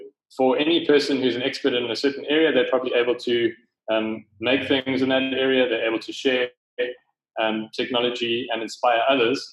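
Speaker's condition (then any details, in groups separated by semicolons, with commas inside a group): No condition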